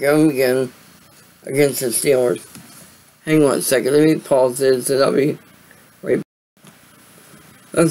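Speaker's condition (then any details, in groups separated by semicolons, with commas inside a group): Cerebral palsy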